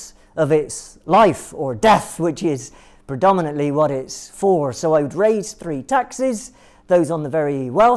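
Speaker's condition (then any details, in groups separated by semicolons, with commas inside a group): No condition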